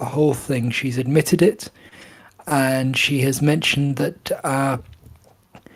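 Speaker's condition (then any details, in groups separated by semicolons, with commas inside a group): No condition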